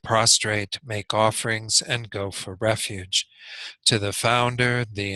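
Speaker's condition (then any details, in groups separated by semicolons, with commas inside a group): No condition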